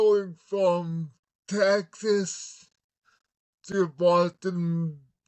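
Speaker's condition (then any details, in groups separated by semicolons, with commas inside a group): Cerebral palsy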